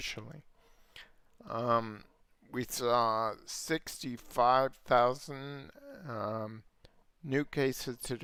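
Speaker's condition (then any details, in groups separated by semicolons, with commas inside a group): Multiple sclerosis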